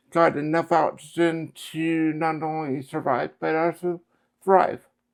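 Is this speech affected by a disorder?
Yes: cerebral palsy; affects right side, right hand and leg; speech affected.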